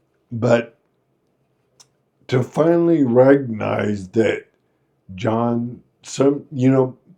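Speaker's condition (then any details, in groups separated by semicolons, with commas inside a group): Friedreich's ataxia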